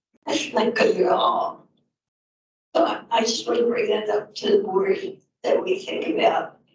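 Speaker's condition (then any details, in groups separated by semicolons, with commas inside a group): Multiple sclerosis; speech problem from the condition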